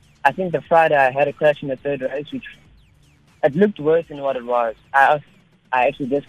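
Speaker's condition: No condition

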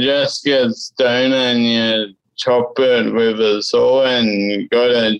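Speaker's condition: Cerebellar ataxia; wheelchair user since

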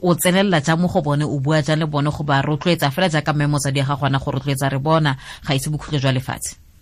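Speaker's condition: No condition

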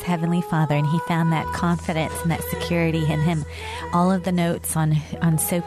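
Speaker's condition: No condition

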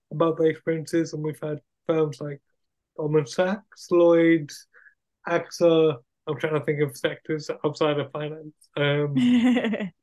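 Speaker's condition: Cerebral palsy; wheelchair user

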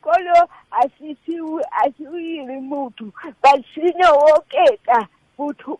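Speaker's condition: Cerebral palsy; since childhood

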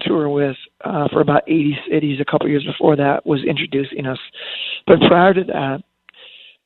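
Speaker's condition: Spasmodic dysphonia; lost singing voice after almost 20 years, prednisone steroid shots gave 6-8 weeks relief until ineffective; muscle spasms break voice apart when speaking loudly or projecting, lost voice control

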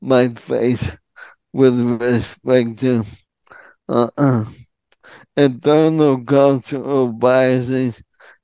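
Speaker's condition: ALS; frequent throat clearing

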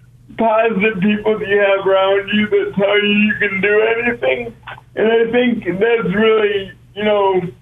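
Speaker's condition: Cerebral palsy; brain-muscle disconnect, must consciously control walking, breathing, hand placement

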